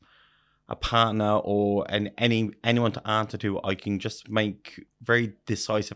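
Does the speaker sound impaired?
Yes: stutter; about five times worse when speaking German; here repeated sounds, repeated words.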